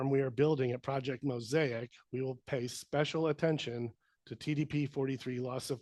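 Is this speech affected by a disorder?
No.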